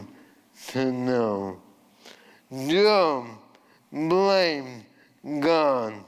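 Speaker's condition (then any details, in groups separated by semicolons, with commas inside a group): ALS; voice changed from earlier resonant voice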